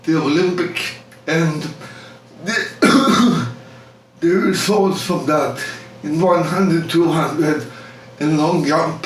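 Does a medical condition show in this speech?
Yes: cerebral palsy; speech impaired.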